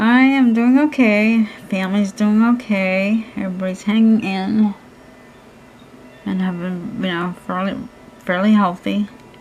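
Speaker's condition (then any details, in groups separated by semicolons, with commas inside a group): Cerebral palsy; hands affected, shaking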